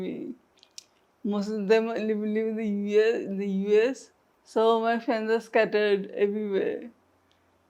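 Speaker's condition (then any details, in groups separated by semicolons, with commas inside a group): Traumatic brain injury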